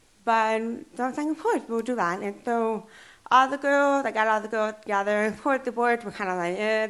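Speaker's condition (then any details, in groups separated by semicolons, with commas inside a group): Deaf and hard of hearing; since childhood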